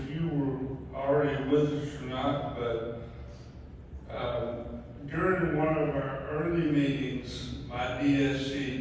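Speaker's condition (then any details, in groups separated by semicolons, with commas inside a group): ALS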